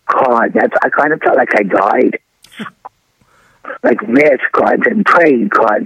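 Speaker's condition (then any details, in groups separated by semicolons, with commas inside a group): Throat cancer surgery; tumor found by throat specialist at Columbia Presbyterian, first thought strep throat, several surgeries; after long recovery; trouble swallowing and breathing before diagnosis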